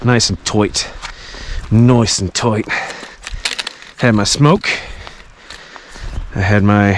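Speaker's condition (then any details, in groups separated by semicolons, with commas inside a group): No condition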